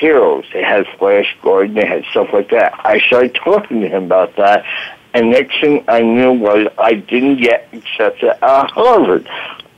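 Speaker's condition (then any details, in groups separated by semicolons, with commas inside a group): Voice box damage from tracheostomy; 1-2 week coma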